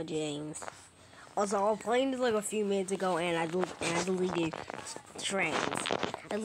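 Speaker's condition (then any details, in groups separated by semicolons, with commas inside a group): No condition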